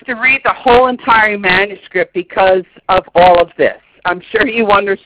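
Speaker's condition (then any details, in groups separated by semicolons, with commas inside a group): No condition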